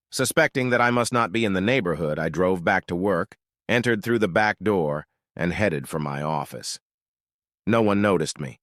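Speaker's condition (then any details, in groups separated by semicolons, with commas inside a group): No condition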